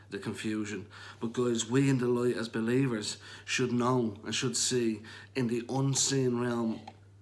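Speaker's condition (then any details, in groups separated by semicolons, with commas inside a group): No condition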